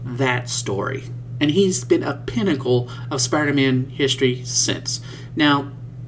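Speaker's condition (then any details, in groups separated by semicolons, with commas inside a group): No condition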